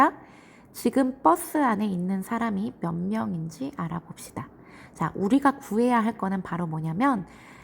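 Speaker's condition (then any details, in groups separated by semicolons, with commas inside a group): No condition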